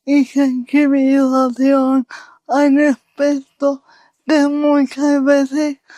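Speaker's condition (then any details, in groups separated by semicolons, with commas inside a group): Cerebral palsy; unchanged since earlier assessment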